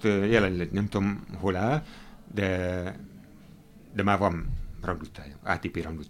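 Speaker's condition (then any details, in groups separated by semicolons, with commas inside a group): Hearing impairment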